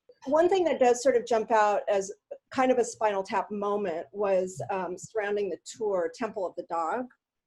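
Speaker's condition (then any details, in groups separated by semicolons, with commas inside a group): No condition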